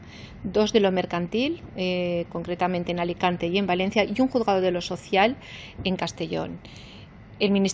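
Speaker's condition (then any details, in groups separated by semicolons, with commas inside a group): No condition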